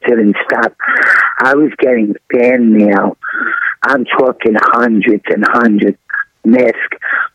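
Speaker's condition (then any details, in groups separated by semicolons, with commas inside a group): Throat cancer surgery; tumor found by throat specialist at Columbia Presbyterian, first thought strep throat, several surgeries; after long recovery; trouble swallowing and breathing before diagnosis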